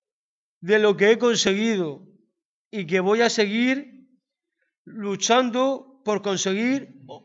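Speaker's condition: Down syndrome

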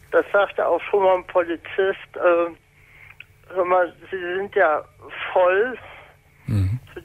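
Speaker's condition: Congenital spastic paralysis; spastic paralysis since birth, mainly in hands, writing or holding full glass looks drunk

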